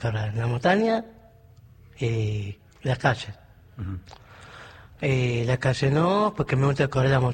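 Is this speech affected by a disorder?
Yes: Down syndrome; trisomy 21, three copies of chromosome 21 in all body cells; age 31.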